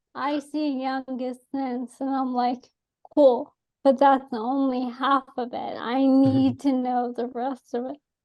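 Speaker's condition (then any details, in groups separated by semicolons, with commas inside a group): ALS; atypical case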